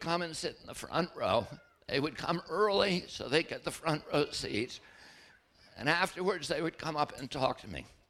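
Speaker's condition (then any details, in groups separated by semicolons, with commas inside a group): Spasmodic dystonia; voice trembles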